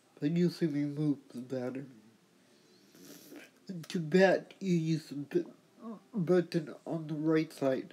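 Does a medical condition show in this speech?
Yes: athetoid cerebral palsy; speech, wheelchair.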